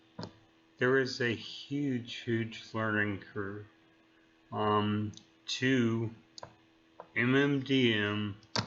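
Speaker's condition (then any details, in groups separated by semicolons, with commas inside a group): Neurological disease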